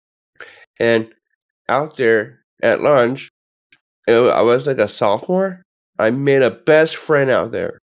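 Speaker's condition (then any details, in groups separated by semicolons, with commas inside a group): Down syndrome; present from birth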